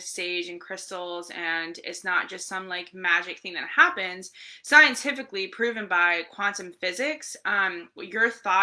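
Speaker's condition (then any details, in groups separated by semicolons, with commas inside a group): No condition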